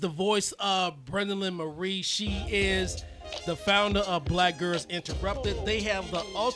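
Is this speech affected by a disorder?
No.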